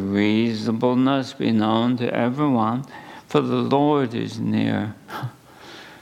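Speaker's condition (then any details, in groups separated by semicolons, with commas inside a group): ALS; at least a couple of months since diagnosis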